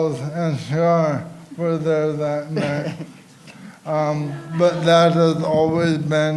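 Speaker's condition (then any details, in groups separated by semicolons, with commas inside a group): ALS; cannot control emotions, crying partly from condition; uses AI voice clone, types speech, dislikes own voice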